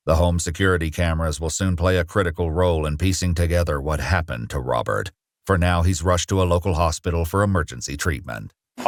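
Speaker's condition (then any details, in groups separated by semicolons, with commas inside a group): No condition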